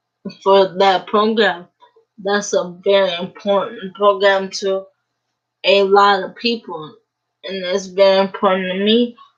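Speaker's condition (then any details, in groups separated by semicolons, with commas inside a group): Cerebral palsy; uses a wheelchair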